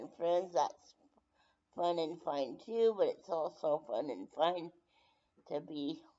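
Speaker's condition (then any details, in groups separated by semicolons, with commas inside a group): Brain injury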